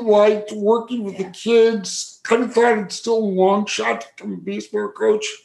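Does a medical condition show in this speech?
Yes: cerebral palsy; from birth, damaged brain area for balance and coordination, appears missing on MRI, affects arms and legs, power wheelchair most days; affects speech.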